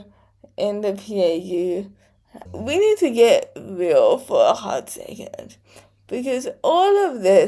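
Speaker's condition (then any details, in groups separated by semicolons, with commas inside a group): Cerebral palsy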